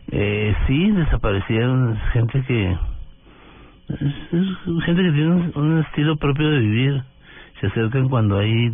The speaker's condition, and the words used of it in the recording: Parkinson's disease. Que me vieran que, como tengo la voz ahora, que a veces me tiembla, a veces mm.